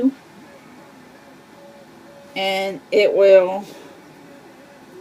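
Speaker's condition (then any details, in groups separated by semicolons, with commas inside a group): Cerebral palsy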